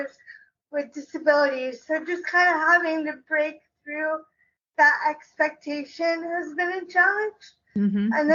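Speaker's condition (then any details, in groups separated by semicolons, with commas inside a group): Cerebral palsy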